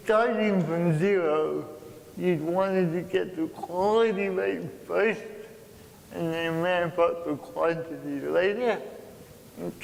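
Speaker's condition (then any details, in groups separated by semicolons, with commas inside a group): Cerebral palsy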